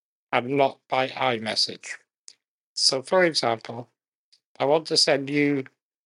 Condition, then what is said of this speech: Muscular dystrophy. You're trying to find ways of saying things in the fewest amount of words possible to conserve your breath.